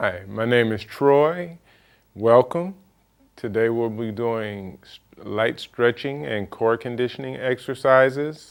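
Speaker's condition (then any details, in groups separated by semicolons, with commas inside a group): No condition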